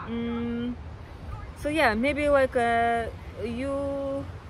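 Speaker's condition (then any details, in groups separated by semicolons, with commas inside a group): No condition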